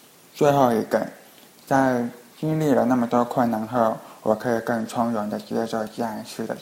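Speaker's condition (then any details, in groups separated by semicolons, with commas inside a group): Hearing impairment; gets interrupted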